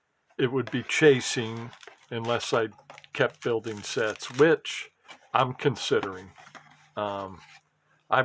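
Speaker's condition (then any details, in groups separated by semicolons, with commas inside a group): No condition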